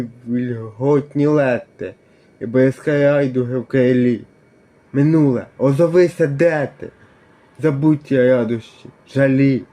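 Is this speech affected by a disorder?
Yes: cerebral palsy.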